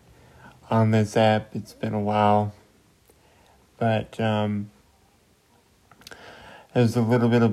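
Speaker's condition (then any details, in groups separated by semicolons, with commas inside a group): Cerebral palsy; wheelchair user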